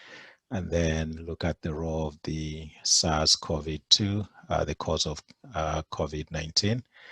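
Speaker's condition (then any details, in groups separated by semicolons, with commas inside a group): No condition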